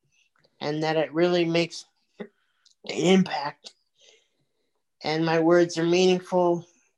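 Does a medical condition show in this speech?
Yes: cerebral palsy; from birth.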